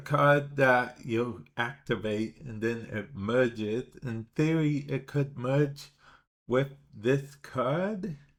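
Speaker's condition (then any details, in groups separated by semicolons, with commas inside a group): Cerebral palsy; speech intermittently affected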